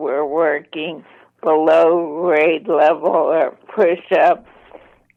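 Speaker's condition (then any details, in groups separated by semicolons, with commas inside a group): ALS, mild; voice slightly impaired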